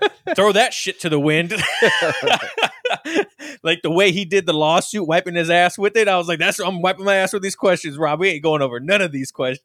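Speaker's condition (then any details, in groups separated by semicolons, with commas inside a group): No condition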